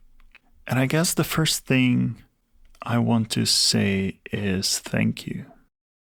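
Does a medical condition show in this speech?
No.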